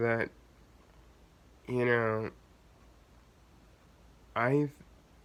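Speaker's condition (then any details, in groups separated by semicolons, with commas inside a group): Cerebral palsy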